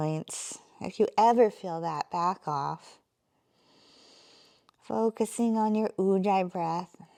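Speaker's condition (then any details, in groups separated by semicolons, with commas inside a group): No condition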